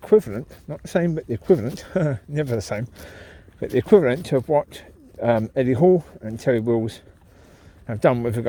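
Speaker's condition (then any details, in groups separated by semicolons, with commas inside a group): No condition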